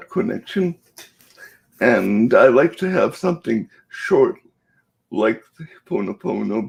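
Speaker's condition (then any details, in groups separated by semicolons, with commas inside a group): Cerebral palsy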